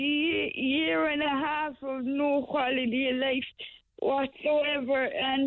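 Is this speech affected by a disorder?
Yes: cerebral palsy; severe breathing difficulty before surgery, sometimes hospitalized.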